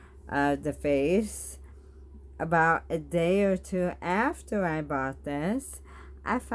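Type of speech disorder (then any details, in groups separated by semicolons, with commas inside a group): Bulbar dysarthria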